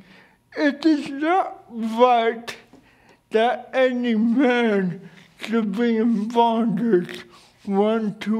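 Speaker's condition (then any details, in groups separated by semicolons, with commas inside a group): Cerebral palsy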